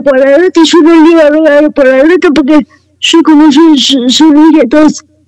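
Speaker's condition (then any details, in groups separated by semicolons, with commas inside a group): Cerebral palsy; needs assistance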